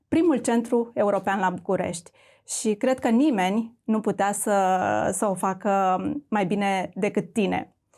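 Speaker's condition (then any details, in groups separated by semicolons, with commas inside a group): No condition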